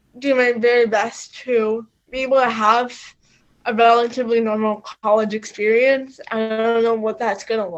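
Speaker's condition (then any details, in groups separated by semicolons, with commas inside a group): Cerebral palsy; quadriplegic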